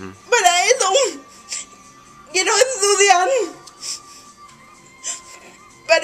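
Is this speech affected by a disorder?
Yes: cerebral palsy; wheelchair user.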